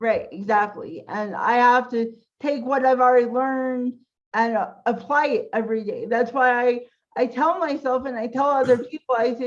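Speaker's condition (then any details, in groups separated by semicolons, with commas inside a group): Cerebral palsy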